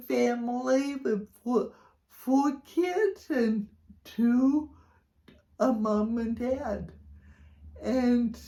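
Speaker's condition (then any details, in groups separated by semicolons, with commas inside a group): Cerebral palsy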